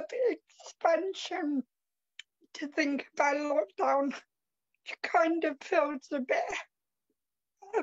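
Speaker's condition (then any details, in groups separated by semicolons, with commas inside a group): Cerebral palsy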